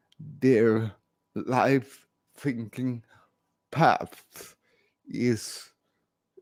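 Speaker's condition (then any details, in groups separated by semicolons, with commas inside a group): Cerebral palsy; no automatic movement, fell under stress, unable to walk; atypical speech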